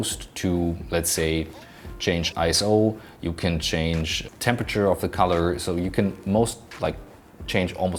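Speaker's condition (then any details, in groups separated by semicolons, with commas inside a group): No condition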